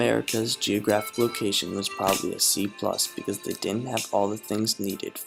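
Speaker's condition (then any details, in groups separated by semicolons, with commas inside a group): No condition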